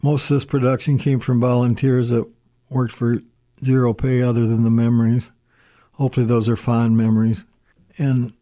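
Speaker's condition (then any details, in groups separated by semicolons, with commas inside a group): Parkinson's disease; stutters and stammers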